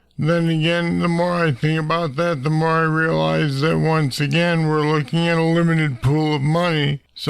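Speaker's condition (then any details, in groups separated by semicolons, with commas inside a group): Parkinson's disease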